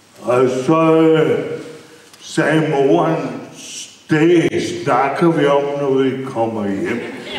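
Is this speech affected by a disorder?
Yes: brain injury; traffic accident at age 9; formerly bedbound then wheelchair, largely recovered, lasting disability; initially largely without language and motor functions.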